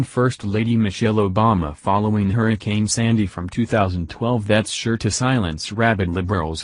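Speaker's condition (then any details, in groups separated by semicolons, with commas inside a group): No condition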